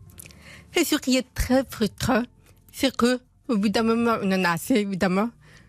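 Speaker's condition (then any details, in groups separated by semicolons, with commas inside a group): Profound congenital deafness; profound deafness from birth, diagnosed at nine months, hearing aids from age one, later cochlear implant; implant partly misplaced, third of electrodes in middle ear, lip-reads, phone via apps, first call at 36; told would never speak, learned speech by lip-reading, never heard own voice, twenty years of speech work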